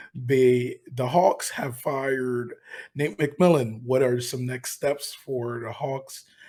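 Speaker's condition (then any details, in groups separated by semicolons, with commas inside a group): No condition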